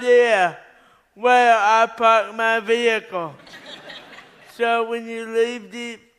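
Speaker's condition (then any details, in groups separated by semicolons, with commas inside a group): Cerebral palsy; allow straightening arm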